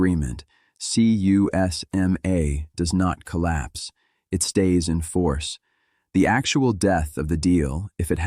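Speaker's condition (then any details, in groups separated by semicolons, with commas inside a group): No condition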